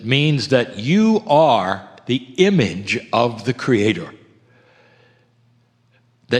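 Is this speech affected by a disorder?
No.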